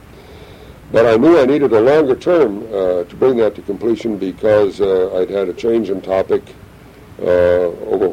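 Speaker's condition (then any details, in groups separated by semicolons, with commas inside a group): No condition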